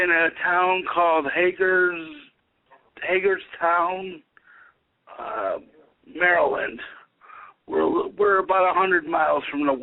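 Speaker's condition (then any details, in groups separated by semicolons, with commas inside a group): Cerebral palsy; able to speak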